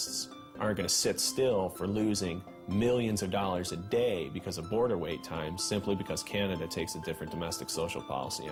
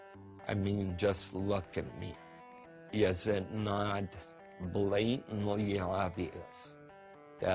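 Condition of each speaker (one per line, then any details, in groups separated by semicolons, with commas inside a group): No condition
Multiple sclerosis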